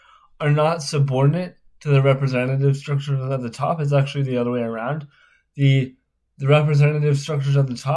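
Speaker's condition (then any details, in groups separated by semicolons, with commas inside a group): Spastic cerebral palsy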